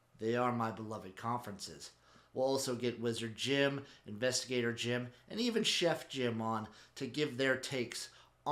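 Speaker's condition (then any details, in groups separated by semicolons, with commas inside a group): No condition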